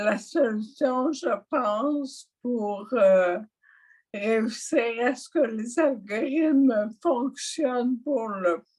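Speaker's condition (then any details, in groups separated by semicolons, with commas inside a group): Mild dysarthria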